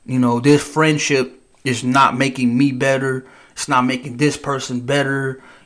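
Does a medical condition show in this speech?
No.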